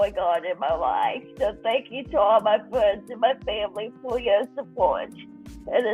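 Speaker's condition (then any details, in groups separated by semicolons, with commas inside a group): Cerebral palsy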